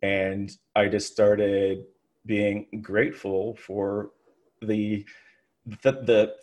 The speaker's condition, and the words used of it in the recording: Stuttering. And streaming is actually more difficult than giving a work presentation or something of that nature, because it's only me and I'm focusing on my points.